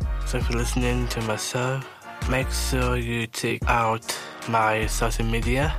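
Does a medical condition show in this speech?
Yes: Down syndrome; age 21.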